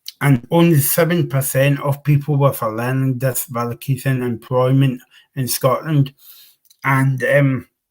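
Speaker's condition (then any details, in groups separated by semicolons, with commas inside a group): Cerebral palsy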